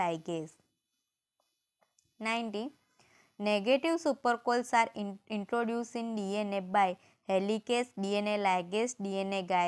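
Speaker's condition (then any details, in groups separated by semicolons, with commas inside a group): No condition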